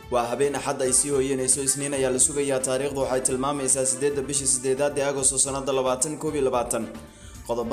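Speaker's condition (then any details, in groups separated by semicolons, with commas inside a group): No condition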